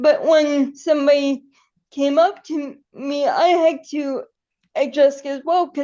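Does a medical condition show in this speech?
Yes: cerebral palsy; able to articulate and speak.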